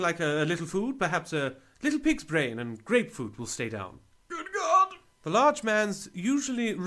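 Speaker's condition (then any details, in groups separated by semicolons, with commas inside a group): No condition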